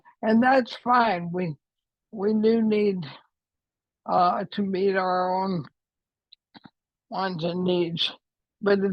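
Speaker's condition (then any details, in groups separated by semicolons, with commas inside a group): ALS; affects hands and voice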